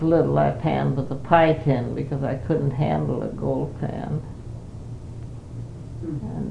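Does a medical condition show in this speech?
Yes: Parkinson's; Parkinson's for 5 years, not very able to do much.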